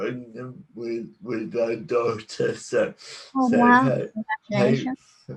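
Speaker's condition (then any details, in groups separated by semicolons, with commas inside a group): Cerebral palsy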